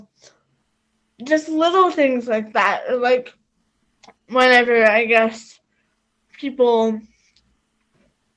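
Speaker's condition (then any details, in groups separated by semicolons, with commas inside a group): Cerebral palsy; quadriplegic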